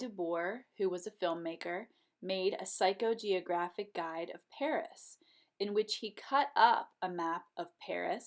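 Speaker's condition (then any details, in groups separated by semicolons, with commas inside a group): No condition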